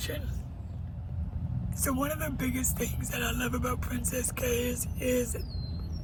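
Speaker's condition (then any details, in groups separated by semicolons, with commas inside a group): Cerebral palsy; uses a wheelchair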